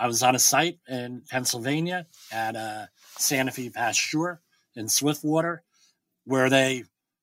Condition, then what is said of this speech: Cleft palate. It's a miracle that we're even having this conversation.